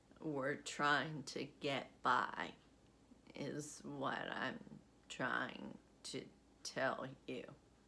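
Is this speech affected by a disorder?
Yes: essential tremor.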